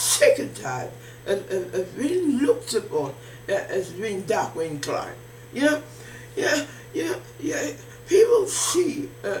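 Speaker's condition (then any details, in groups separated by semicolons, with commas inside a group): Facial palsy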